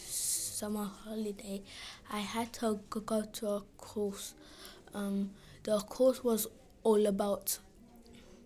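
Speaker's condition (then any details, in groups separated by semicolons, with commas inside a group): Stammering; attended small stammering group during summer holiday; repeated sounds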